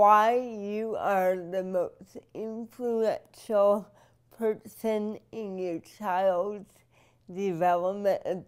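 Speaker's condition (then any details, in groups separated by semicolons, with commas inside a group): Cerebral palsy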